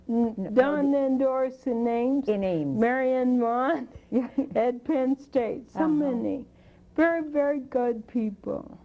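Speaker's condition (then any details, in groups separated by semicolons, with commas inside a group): Spinocerebellar degeneration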